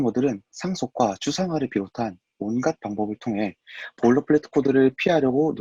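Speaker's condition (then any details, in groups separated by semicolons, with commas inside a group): No condition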